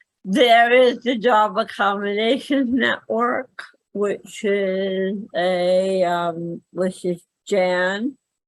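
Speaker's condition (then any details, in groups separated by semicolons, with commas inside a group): Cerebral palsy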